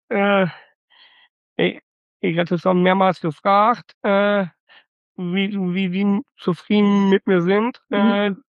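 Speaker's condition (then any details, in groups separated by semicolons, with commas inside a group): Down syndrome (trisomy 21); detected on ultrasound two days before birth, caesarean at St. Vinzenz Krankenhaus Datteln, Frühförderstelle early support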